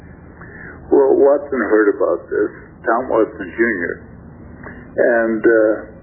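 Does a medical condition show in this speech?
Yes: stroke affecting throat muscles; last small stroke affected throat muscles, tough time talking, listener says speech sounds fine.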